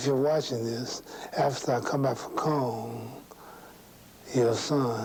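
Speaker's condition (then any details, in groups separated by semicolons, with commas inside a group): Parkinson's syndrome; no tremor, no physical weakness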